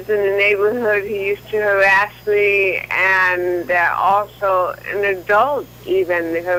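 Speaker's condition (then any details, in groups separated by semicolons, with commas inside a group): Cerebral palsy; from birth, leg spasticity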